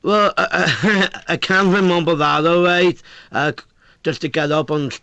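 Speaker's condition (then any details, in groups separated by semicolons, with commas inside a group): Down syndrome; present from birth; doctor predicted at about 18 months never to speak, now speaks for himself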